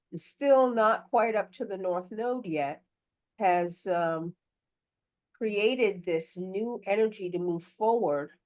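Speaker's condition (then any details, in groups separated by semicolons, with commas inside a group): No condition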